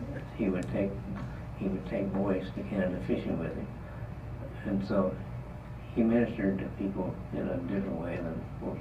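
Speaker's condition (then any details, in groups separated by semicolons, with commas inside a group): Parkinson's disease; trouble talking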